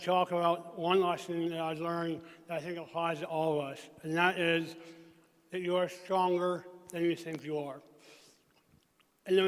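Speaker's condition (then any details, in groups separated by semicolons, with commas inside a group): Traumatic brain injury; emergency tracheotomy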